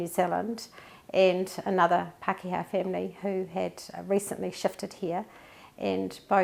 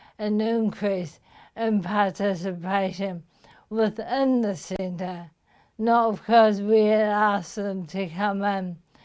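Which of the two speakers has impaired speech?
The second: motor neuron disease.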